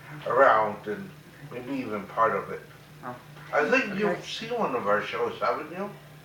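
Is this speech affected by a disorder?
Yes: cerebral palsy, mild; mainly affects speech.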